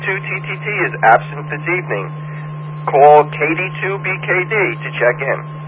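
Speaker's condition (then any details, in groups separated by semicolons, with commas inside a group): No condition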